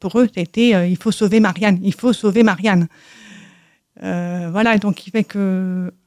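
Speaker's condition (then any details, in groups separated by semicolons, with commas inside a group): Deafness from birth; congenital, right-ear hearing aid from age 2.5 to 3, left ear hears nothing, left aid refused; learned to speak through many speech therapy sessions, speech does not reveal deafness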